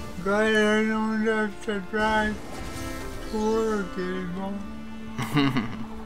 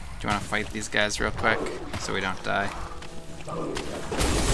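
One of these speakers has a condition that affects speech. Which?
The first: cerebral palsy.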